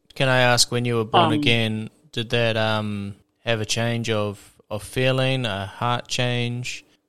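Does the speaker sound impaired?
No.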